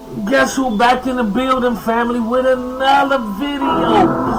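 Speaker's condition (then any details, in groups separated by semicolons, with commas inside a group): No condition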